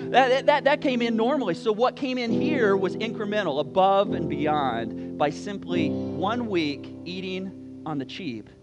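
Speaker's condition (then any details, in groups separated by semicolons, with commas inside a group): No condition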